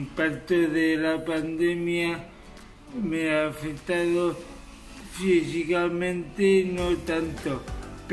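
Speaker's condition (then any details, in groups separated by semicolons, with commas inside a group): Cerebral palsy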